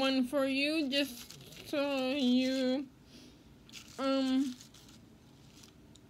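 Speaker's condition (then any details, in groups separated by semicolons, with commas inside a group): Cerebral palsy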